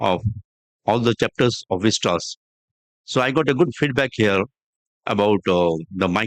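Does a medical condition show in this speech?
No.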